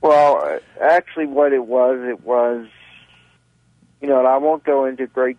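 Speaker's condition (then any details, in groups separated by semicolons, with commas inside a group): Cerebral palsy; wheelchair user, one good left hand, right hand virtually non-functional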